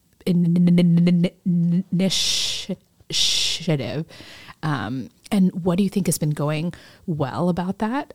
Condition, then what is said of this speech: Stuttering. And so I appreciate your patience as I stumble